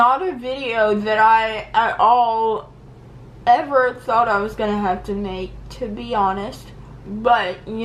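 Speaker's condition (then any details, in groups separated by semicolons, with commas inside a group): Cerebral palsy; seizures since childhood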